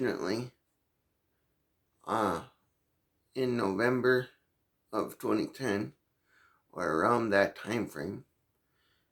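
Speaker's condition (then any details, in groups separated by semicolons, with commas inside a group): Cerebral palsy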